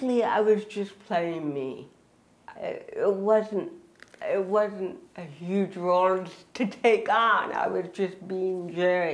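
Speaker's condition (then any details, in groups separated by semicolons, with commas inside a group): Cerebral palsy; speaking takes extra mental effort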